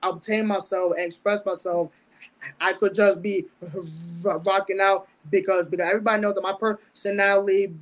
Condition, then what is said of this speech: Stuttering. I don't like to be on stage just talking and talking because my fear last time is that certain words will come out